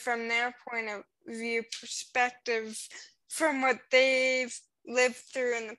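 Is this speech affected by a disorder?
Yes: cerebral palsy; congenital spastic cerebral palsy, slowed brain-to-muscle signalling, uses walker and AFOs (ankle-foot orthoses) for walking.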